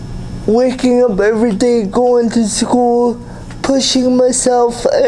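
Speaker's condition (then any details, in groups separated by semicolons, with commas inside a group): Cerebral palsy; able to speak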